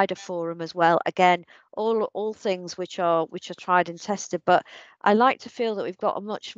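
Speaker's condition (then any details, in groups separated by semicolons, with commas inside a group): No condition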